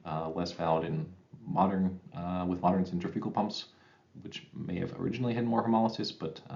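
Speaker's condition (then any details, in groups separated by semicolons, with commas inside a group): No condition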